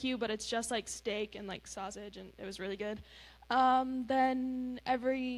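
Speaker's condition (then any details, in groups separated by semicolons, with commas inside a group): No condition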